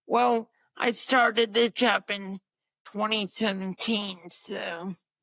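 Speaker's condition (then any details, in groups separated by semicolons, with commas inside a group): Cerebral palsy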